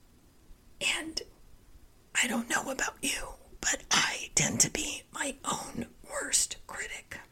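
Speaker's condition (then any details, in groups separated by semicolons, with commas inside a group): Spasmodic dysphonia; voice sounds like laryngitis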